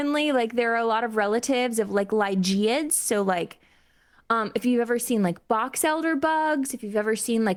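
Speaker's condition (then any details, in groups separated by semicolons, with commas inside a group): No condition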